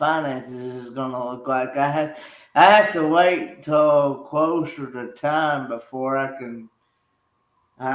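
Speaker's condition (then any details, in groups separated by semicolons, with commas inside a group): Cerebral palsy; with hydrocephalus, ventriculoperitoneal shunt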